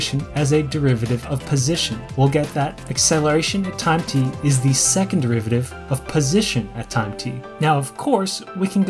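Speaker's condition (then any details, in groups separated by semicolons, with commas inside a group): No condition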